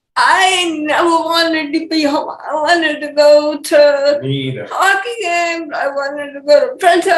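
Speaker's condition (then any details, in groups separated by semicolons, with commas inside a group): Cerebral palsy; speech issues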